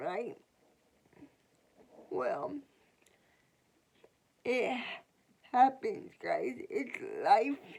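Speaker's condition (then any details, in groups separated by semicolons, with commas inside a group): Cerebral palsy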